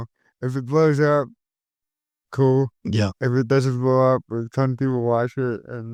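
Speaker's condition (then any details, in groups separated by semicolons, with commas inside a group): Cerebral palsy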